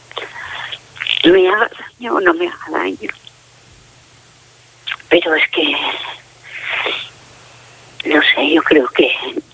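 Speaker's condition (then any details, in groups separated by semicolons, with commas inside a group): Facial palsy; age 47 now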